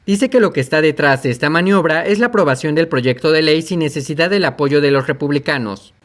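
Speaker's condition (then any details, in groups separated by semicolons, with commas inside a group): No condition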